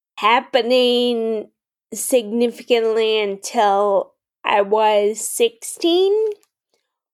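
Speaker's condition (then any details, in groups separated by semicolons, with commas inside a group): Friedreich's ataxia; some speech issues, less pronounced than in others with Friedreich's ataxia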